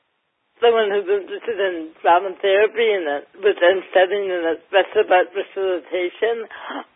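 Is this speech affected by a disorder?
Yes: cerebral palsy; lack of oxygen at birth, not breathing 45 minutes, emergency c-section, diagnosed around age 2, affects gait; mild; mildly affects speech.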